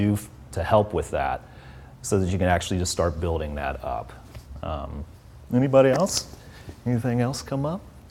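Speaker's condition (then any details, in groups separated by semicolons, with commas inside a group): No condition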